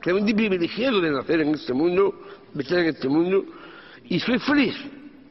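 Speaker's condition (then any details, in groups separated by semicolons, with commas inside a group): Down syndrome; congenital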